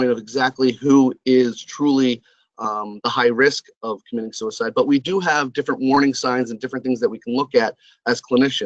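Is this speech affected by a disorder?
No.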